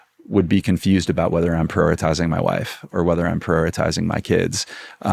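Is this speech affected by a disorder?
No.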